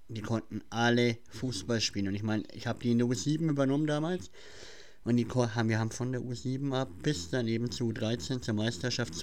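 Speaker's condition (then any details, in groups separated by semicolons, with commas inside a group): Cleft palate; cleft palate since childhood; speech defect, listeners say speech hard to understand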